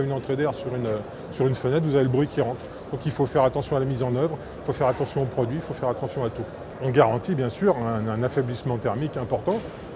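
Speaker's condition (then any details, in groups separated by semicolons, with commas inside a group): No condition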